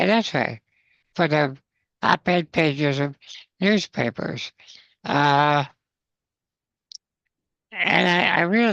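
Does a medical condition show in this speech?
Yes: spinal muscular atrophy.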